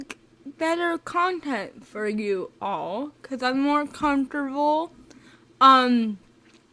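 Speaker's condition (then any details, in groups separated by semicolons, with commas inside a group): Spastic cerebral palsy, mixed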